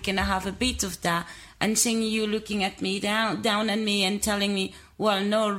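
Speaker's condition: No condition

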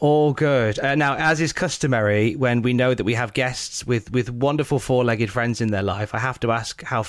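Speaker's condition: No condition

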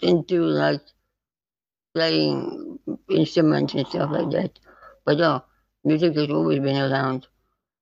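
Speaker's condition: Spinal muscular atrophy type 2; neuromuscular

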